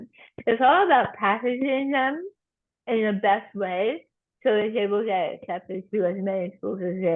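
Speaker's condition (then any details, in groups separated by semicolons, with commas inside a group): Tongue cancer surgery and reconstruction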